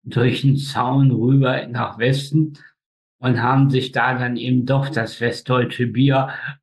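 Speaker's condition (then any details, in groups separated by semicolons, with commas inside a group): Spastic tetraparesis; all four limbs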